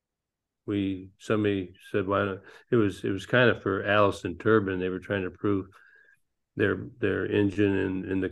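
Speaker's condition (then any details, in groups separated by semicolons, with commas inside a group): Parkinson's disease; ping pong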